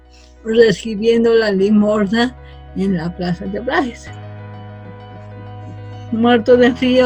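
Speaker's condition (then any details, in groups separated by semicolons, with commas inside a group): Cerebral palsy from birth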